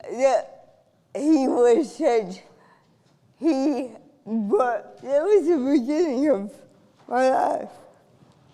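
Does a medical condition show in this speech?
Yes: cerebral palsy; from birth.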